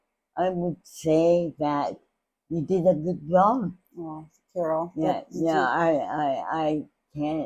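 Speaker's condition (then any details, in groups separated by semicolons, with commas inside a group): Cerebral palsy; speech impairment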